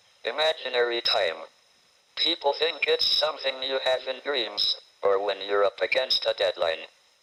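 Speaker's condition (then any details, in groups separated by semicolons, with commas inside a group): ALS, speech-generating device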